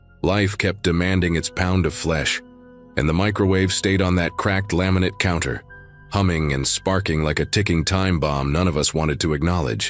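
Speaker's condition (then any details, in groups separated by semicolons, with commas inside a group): No condition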